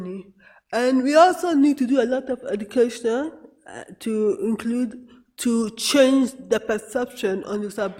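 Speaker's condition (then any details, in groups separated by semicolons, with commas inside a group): Cerebral palsy; therapy started late, at age ten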